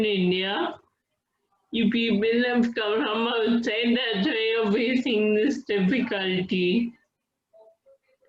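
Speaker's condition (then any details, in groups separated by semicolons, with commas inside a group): Friedreich's ataxia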